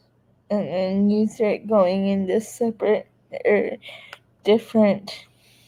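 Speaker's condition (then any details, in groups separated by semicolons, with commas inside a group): Cerebral palsy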